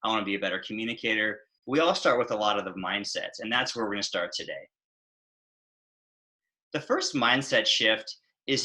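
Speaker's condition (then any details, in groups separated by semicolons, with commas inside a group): No condition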